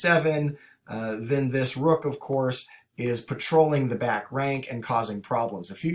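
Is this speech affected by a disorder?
No.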